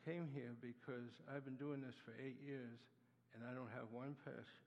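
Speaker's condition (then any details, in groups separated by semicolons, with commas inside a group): Parkinson's disease; Parkinson's attacks muscles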